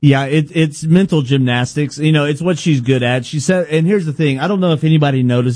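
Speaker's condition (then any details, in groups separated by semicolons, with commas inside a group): No condition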